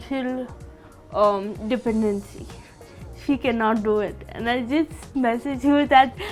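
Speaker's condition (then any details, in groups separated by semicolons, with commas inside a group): Cerebral palsy; since early childhood, childhood physical and occupational therapy; about 22 years under developmental care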